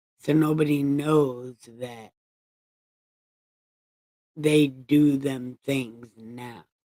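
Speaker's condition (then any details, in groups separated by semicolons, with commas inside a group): Brain injury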